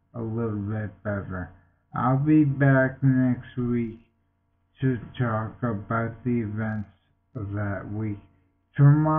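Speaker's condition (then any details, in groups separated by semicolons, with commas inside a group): Multiple sclerosis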